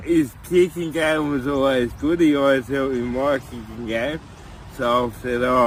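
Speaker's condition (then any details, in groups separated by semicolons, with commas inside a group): Cerebral palsy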